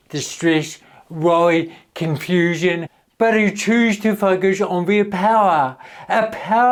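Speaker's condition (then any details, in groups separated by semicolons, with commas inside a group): Cerebral palsy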